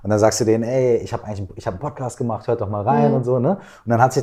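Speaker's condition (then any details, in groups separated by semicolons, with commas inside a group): No condition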